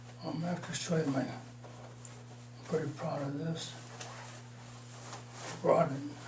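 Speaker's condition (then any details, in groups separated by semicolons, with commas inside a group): Parkinson's disease; mild, about four years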